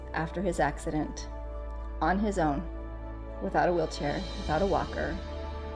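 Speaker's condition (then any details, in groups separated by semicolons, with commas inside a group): No condition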